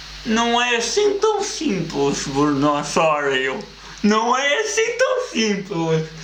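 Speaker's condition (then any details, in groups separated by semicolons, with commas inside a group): Cerebral palsy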